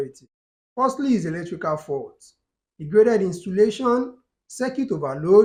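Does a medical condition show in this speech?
No.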